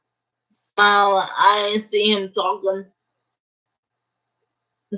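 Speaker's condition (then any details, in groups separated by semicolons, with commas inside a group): Cerebral palsy; uses a wheelchair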